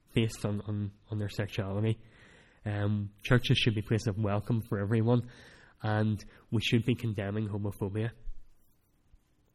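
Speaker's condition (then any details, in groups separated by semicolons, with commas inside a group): Cleft palate; speech not that clear at times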